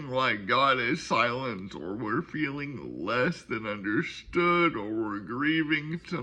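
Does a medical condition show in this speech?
Yes: cerebral palsy; speaks slower at times.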